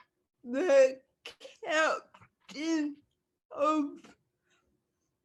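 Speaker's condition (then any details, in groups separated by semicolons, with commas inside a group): Cerebral palsy; speech affected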